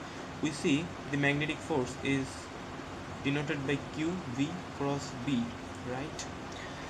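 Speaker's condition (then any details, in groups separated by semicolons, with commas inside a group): No condition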